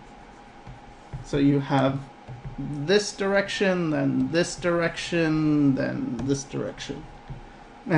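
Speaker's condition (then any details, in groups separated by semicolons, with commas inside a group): No condition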